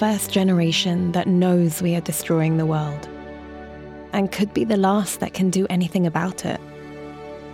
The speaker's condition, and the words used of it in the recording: None; typical speech.